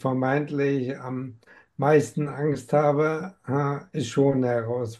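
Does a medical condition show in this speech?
Yes: amyotrophic lateral sclerosis; diagnosed at 47, slower course than other affected patients; has tried many approaches.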